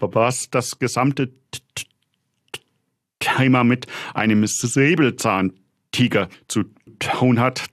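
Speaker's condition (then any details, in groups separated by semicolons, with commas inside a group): Stuttering; past Kasseler Stottertherapie using fluency shaping approach; stuttering noticeable within seconds, becoming more audible during recording; prolonged sounds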